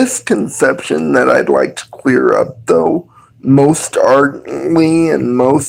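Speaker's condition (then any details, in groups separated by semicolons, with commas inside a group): Cerebral palsy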